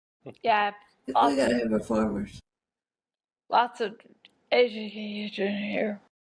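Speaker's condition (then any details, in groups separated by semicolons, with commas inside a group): Multiple system atrophy; movement difficulty, no longer in speech therapy; speech first symptom, worsening, considering speech-generating device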